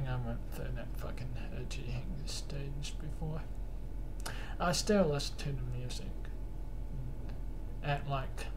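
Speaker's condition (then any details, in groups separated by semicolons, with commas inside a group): Cerebral palsy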